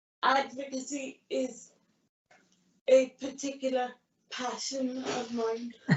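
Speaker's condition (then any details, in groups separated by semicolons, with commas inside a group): Cerebral palsy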